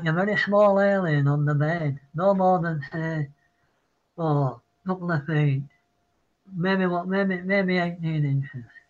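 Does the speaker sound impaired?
Yes: Parkinson's; apologizes mid-sentence, citing Parkinson's.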